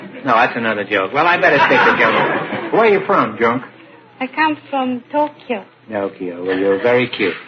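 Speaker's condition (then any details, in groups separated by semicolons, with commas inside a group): No condition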